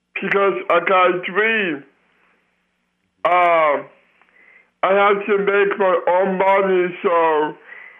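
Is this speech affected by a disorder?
Yes: Down syndrome; age 21, cognition reported improving dramatically day to day; public inspirational speaker, three to four speeches weekly.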